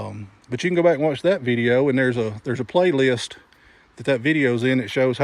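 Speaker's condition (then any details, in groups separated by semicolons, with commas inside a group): No condition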